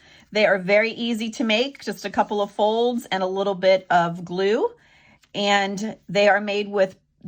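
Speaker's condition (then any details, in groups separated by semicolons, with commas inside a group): No condition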